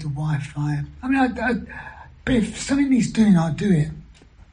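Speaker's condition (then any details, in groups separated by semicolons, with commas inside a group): Throat cancer surgery, vocal injections; whispered after surgery, two or three words per breath, injections now allow full sentences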